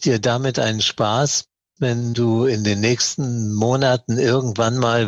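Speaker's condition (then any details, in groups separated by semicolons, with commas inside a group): Parkinson's disease; mild course, ongoing tremor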